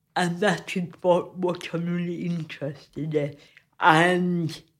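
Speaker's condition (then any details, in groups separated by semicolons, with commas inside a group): Cerebral palsy; from birth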